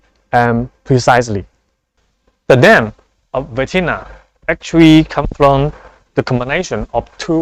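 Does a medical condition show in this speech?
No.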